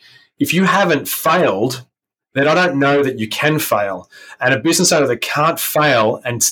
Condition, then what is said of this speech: None; typical speech.